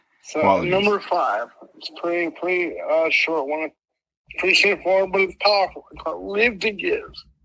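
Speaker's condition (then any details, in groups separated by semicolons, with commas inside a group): Mild cerebral palsy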